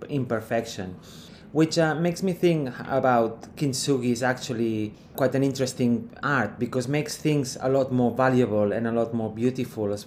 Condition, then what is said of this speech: None; typical speech.